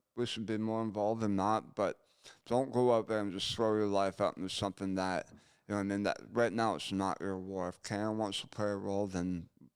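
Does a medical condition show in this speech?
Yes: gunshot injury to chin.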